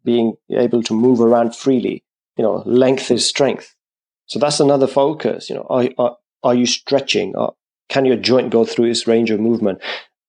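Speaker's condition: No condition

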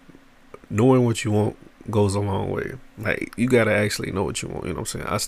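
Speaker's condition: No condition

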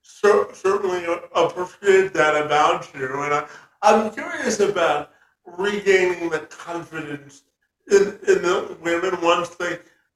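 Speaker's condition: Spastic quadriplegia cerebral palsy; present from birth, described as too little oxygen in legs, cannot walk normally; walking as main exercise

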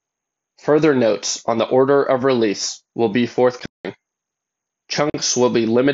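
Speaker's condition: No condition

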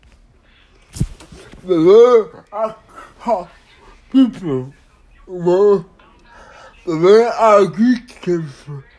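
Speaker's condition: Disability affecting speech; words not clear

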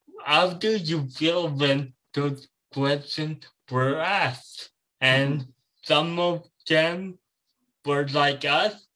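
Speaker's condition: Cerebral palsy

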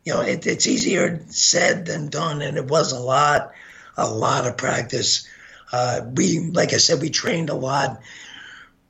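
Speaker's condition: Gunshot injury to voice box; bullet still lodged behind carotid artery

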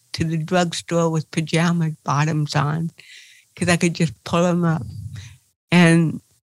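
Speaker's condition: Cerebral palsy; past painkiller addiction

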